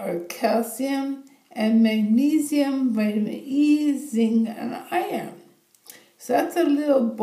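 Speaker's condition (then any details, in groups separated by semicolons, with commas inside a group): Bulbar ALS; bulbar onset, mouth and tongue muscles affected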